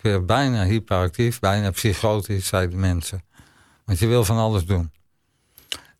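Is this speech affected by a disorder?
Yes: ALS; ALS diagnosed 2021 in Zwolle hospital, began with muscle twitching during corona, 20 kg muscle lost in 1.5 years; talks less after recent days of exertion, speaking costs energy, still easy to understand.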